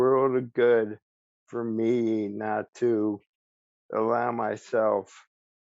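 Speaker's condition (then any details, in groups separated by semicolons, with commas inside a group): ALS; speech still preserved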